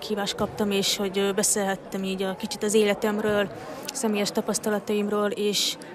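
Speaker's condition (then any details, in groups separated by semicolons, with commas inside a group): Deafness; hearing loss, competes in deaf sports, races started by start light not sound; tried signing with japanese sign-language users at the competition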